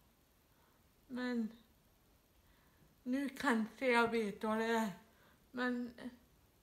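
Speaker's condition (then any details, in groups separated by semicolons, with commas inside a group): Dyskinetic cerebral palsy; dyskinetic form, severe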